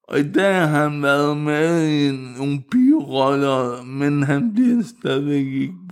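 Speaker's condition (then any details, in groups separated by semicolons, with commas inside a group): Cerebral palsy; wheelchair user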